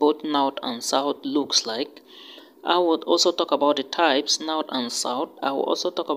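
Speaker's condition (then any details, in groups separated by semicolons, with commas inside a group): No condition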